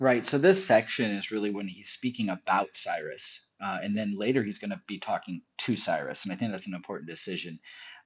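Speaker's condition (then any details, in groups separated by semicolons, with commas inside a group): No condition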